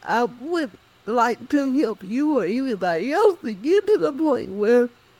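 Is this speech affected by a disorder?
Yes: cerebral palsy; speech affected.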